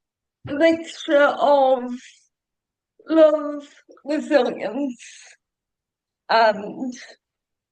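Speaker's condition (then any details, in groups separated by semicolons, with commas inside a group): Cerebral palsy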